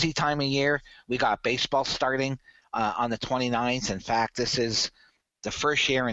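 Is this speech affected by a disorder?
No.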